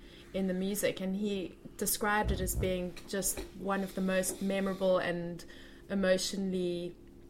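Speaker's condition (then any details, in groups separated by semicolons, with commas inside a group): No condition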